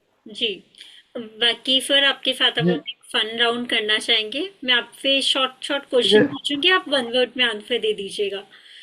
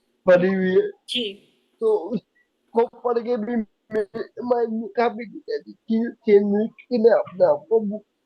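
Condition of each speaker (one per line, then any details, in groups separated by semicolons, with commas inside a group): No condition
Cerebral palsy; cerebral palsy, brain vein problem, balance affected; diagnosed age two, now runs 10 km races; could not speak as a child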